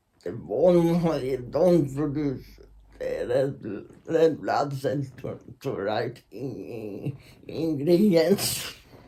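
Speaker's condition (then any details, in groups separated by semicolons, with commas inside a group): Secondary intracranial hypertension; progressive, long misdiagnosed as cerebral palsy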